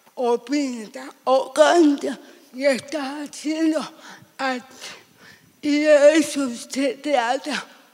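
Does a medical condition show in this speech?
Yes: severe cerebral palsy; severe, from birth, seven years bedridden.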